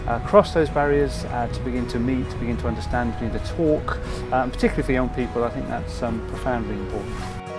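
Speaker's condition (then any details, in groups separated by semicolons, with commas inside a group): No condition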